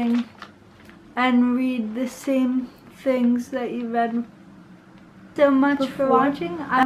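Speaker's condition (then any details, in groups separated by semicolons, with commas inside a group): Cerebral palsy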